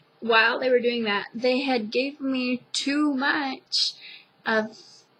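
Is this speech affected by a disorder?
No.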